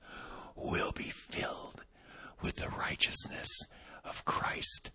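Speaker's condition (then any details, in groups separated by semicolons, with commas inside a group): Vocal cord paralysis, unilateral; awaiting surgery in about a month, plastic shim to move paralyzed cord, previously repeated injections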